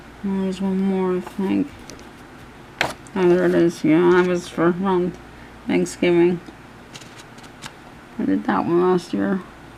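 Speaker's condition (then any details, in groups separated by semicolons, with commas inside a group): Cerebral palsy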